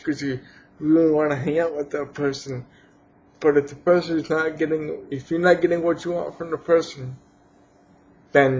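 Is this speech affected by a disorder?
Yes: cerebral palsy; has had surgery.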